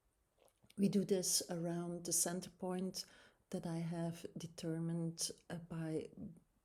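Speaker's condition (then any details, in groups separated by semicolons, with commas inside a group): No condition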